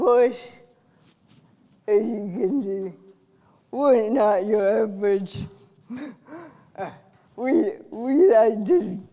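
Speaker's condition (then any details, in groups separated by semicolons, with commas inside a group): Cerebral palsy; from birth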